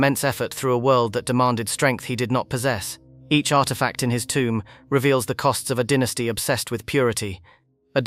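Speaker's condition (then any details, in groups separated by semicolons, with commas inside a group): No condition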